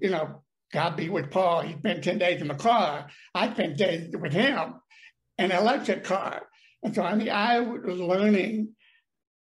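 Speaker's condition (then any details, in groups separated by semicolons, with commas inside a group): Deafness; speech problem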